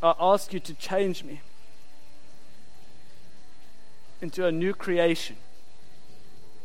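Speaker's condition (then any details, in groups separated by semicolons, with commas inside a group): No condition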